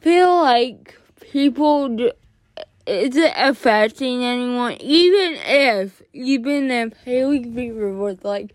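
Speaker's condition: Cerebral palsy; more jerking in class

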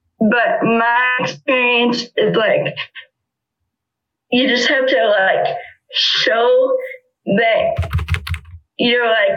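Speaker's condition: Spastic cerebral palsy; level 1, muscle tightness, right side weaker than left, walker since age 3, physical therapy for walking

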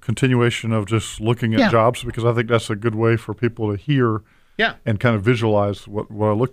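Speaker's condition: No condition

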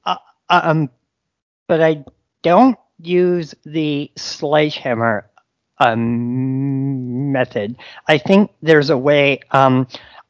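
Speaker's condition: Stuttering; stutters on a daily basis; stutters audibly during interview, stutters left in recording; prolonged sounds, blocks

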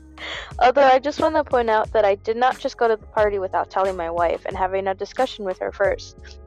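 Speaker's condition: No condition

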